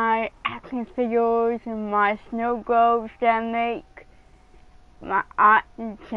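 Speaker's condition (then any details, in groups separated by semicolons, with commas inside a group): Cerebral palsy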